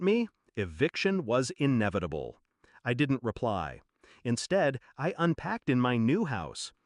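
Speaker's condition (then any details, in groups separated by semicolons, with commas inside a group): No condition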